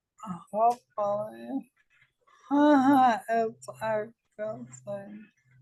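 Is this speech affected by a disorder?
Yes: ALS; diagnosed almost five years ago.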